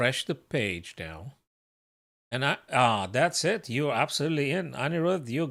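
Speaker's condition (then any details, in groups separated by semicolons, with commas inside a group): No condition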